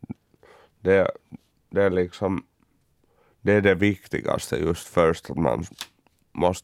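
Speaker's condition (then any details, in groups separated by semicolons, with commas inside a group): Cerebral palsy; uses wheelchair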